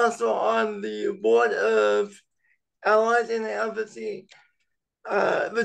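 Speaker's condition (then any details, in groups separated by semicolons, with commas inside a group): Cerebral palsy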